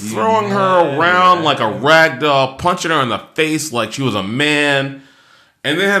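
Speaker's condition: No condition

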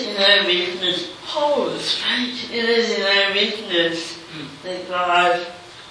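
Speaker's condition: Cerebral palsy

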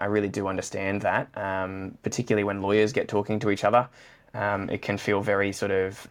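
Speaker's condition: No condition

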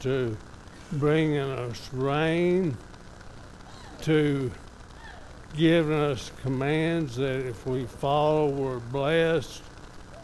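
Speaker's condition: ALS; somewhat affected, evident today

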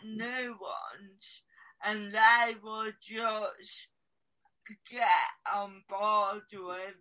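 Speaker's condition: Cerebral palsy; since childhood

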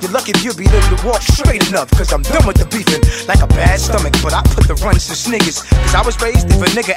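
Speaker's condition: No condition

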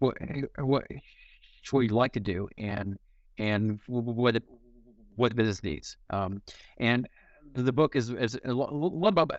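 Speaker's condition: Stuttering; stutters in conversation, disfluencies may sound like audio buffering; repeated sounds, blocks

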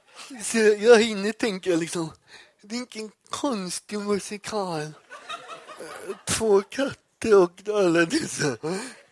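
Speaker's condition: Cerebral palsy; poor balance

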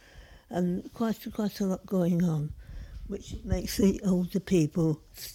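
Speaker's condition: Parkinson's disease; Parkinson's disease for 20 years

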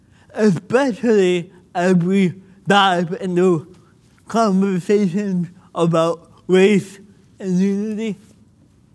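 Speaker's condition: Cerebral palsy; listeners may need to rewind

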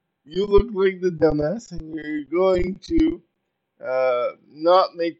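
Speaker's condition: Cerebral palsy; uses power wheelchair

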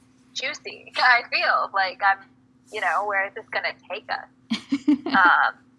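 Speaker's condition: No condition

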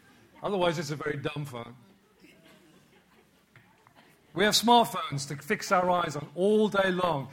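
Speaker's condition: No condition

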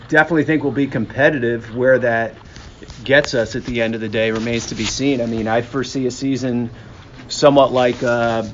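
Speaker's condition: No condition

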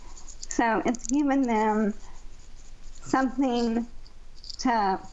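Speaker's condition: ALS; ALS over 15 years since diagnosis, weak diaphragm, feeding tube placed about 5 years ago; does much independently, only vitamins and one ALS medicine, 6-monthly PT, speech, neurology; used amplifier much of the time to be heard

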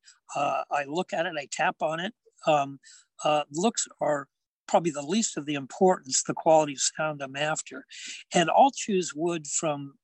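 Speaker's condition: No condition

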